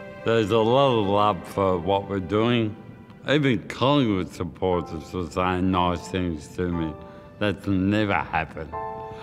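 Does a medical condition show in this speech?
Yes: motor neurone disease; hand onset.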